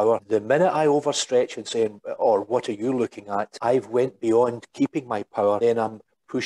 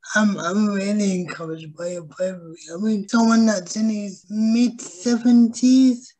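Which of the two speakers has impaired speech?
The second: cerebral palsy; premature birth, ventilator at birth.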